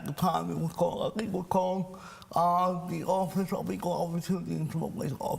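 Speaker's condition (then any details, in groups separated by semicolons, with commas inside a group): Cerebral palsy; from birth; speech impairment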